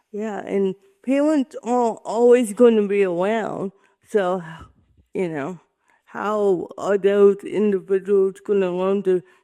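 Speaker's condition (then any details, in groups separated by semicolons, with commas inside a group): Cerebral palsy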